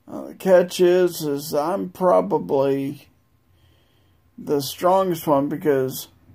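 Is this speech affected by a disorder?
Yes: multiple sclerosis; no control over legs.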